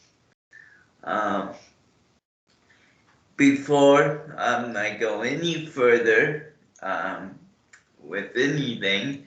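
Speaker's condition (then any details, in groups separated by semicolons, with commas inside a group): Cerebral palsy; morning medication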